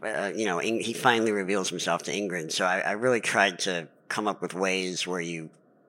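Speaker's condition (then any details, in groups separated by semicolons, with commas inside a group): Cleft palate; lifelong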